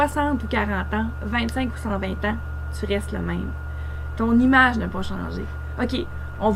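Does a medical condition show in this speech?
No.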